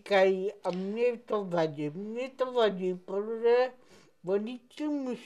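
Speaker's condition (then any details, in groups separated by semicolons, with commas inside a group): Cerebral palsy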